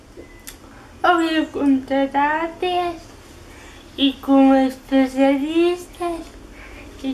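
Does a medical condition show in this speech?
Yes: cerebral palsy; physical disability.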